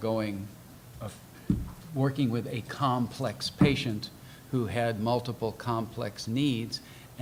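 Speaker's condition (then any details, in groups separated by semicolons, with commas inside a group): No condition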